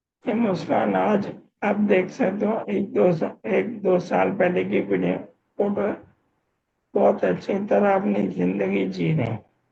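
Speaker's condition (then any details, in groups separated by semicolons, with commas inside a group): Motor neurone disease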